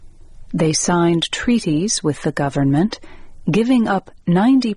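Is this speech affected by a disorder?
No.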